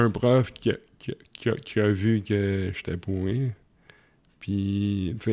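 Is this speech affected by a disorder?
Yes: cerebral palsy.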